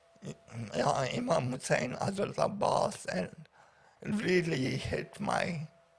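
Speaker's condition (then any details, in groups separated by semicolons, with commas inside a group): Paraplegia with essential tremor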